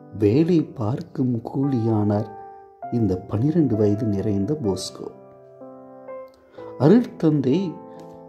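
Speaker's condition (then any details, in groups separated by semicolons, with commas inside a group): No condition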